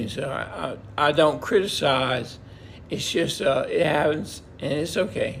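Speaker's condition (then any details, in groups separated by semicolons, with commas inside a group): Multiple system atrophy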